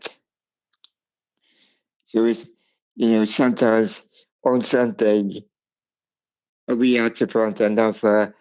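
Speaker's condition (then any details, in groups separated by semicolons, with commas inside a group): Cerebral palsy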